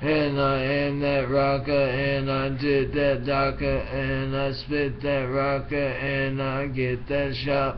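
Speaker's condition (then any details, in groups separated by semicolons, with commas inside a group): Brain injury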